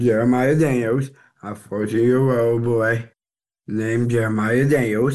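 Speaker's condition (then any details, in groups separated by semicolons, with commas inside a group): Down syndrome; 14-year-old boy, learns things more slowly than most children, needs extra care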